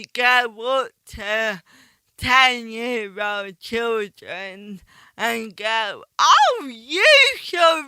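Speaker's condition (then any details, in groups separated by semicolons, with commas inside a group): Ataxic cerebral palsy; slow speech rate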